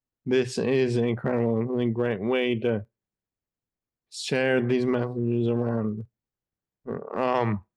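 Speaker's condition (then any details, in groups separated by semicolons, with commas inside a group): Friedreich's ataxia; diagnosed age 14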